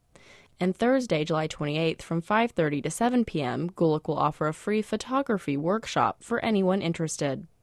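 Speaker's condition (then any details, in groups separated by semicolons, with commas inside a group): No condition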